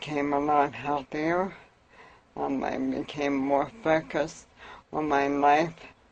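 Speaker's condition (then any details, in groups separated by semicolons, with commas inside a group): Amyotrophic lateral sclerosis; diagnosed at age 36, lost use of arms, lost balance later regained; about 24 years since diagnosis, smokes cannabis since Florida vacation, said to help clear lungs; lost ability to cough, choked on saliva, choking resolved with cannabis, speech improved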